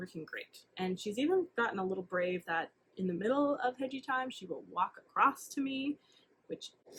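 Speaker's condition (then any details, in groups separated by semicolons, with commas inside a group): No condition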